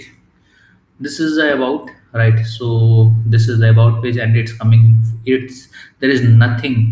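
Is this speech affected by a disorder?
No.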